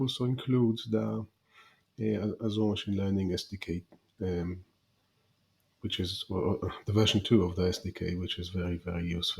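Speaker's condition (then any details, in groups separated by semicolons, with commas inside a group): No condition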